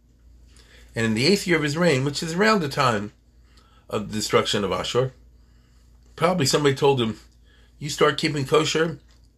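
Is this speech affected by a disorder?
No.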